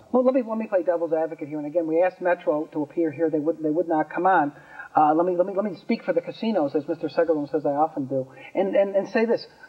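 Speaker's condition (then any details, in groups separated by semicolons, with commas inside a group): No condition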